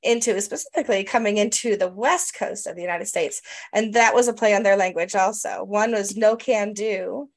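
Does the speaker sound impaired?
No.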